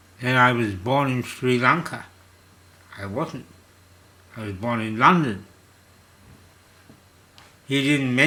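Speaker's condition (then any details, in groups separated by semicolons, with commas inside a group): Slurred speech from poisoning; hypersalivation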